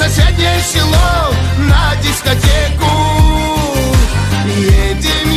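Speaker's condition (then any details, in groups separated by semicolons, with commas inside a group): No condition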